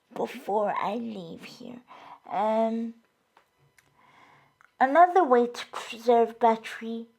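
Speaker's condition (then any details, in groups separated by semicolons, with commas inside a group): Cerebral palsy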